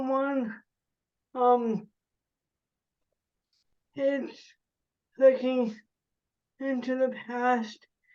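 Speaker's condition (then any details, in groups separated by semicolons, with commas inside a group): Cerebral palsy; spasticity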